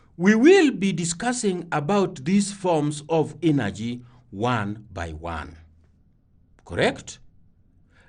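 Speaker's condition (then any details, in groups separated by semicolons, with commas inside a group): No condition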